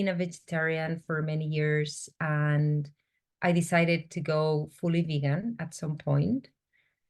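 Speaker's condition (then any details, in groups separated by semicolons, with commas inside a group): No condition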